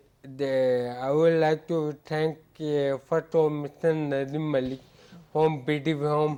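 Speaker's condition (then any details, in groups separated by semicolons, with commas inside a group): Ataxia; walks with cane, speech therapy; speech difficulty, hard to understand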